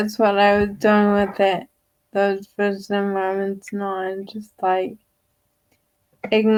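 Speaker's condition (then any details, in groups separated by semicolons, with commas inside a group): Friedreich's ataxia; wheelchair user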